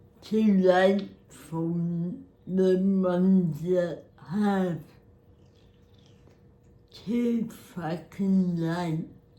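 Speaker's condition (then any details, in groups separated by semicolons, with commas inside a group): Cerebral palsy; spastic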